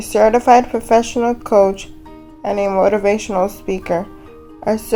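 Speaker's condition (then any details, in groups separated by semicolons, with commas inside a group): Cerebral palsy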